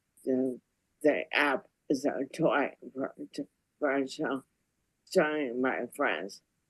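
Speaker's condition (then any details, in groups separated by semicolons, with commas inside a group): Bulbar palsy, form of ALS, bulbar onset; bulbar palsy, rare ALS form; slurred speech began two years ago, age 74, speech therapy; slurred speech, lost singing, understood only by family, worsening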